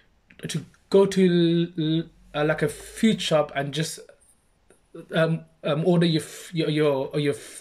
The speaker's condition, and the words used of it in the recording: Stuttering. Due to my stammer, it's quite tough and I just can't seem to say it properly, so I can try my best.